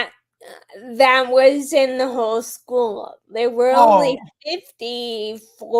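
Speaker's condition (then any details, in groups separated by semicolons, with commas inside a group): Friedreich's ataxia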